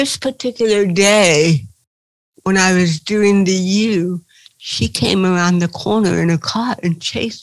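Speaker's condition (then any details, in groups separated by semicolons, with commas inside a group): Cerebral palsy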